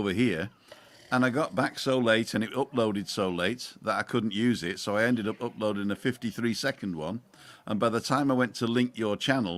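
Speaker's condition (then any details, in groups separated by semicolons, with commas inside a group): No condition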